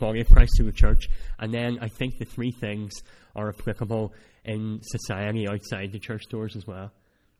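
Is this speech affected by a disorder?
Yes: cleft palate; speech not that clear at times.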